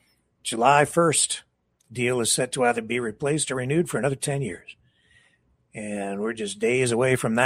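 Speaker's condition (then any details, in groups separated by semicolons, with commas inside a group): No condition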